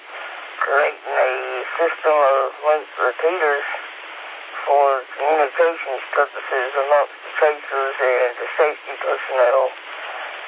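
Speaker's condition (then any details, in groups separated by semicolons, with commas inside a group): Speech impediment; several disabilities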